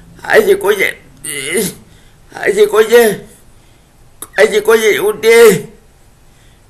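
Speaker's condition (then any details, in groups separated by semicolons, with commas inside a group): Cerebral palsy; speech affected by condition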